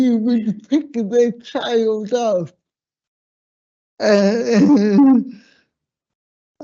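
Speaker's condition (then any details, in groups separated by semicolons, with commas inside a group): Slurred speech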